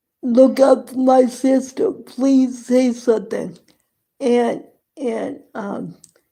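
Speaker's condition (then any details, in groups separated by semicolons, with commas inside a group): Cerebral palsy; present from birth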